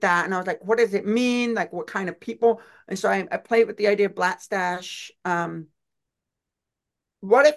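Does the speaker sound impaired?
Yes: deaf; uses own voice, difficulty pronouncing unfamiliar names.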